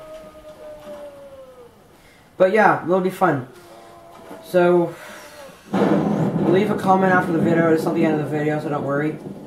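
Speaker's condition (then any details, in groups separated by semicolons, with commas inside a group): No condition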